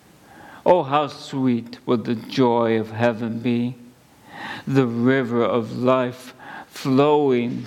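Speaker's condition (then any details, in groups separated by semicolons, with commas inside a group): ALS; at least a couple of months since diagnosis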